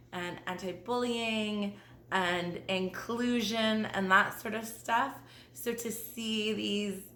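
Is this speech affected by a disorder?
No.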